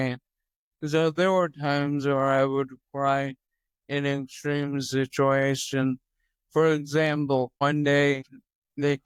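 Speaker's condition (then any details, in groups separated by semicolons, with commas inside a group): Toxic leukoencephalopathy, locked-in syndrome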